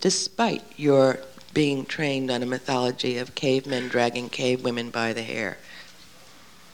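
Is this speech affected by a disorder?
No.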